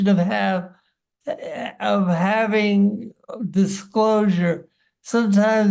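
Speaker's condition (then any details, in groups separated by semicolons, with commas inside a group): Parkinson's disease; deep brain stimulation, surgery four years after diagnosis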